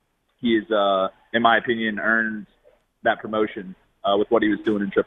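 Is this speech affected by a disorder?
No.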